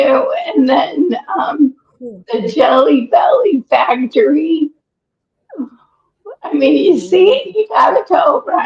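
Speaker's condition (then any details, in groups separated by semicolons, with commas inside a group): ALS; breathless after exertion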